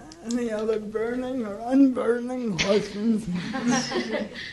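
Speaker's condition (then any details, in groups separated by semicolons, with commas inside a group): Cerebral palsy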